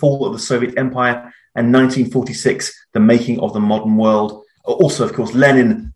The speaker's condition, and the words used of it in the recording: None; typical speech.